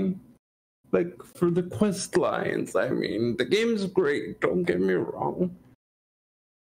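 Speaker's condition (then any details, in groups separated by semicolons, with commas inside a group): Cerebral palsy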